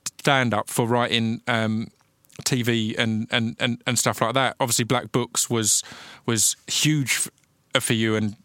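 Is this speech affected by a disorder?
Yes: stutter; since childhood, attributed to near drowning as child, cause found through hypnosis at 13 or 14; struggling to say guest's name during recording; certain words trigger stuttering, always on guest's name, first sound hardest, adds lead-in sound, slight slurring; here repeated sounds, repeated words.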